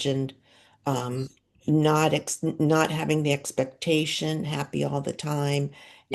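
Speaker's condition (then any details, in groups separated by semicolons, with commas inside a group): No condition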